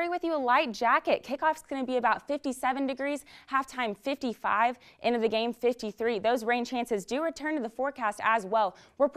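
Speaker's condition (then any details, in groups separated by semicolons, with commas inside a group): No condition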